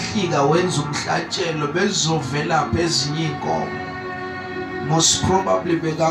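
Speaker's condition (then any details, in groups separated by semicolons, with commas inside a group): No condition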